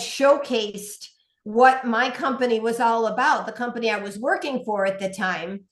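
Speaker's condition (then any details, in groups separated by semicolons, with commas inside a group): No condition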